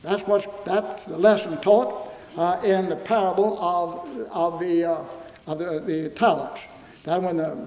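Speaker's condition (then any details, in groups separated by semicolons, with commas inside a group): No condition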